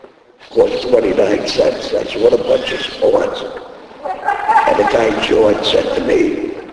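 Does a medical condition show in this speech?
Yes: laryngectomy; voice box removed by operation, voice first lost at racetrack.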